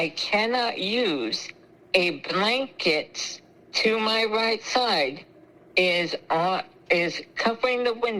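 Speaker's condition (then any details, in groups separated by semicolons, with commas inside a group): Spinal muscular atrophy; from birth, feeding tube, ventilator, suction, cough assist, CPT vest; age 24, ventilator 13+ hours nightly; chewing and swallowing trouble, high choking risk, secretions need suction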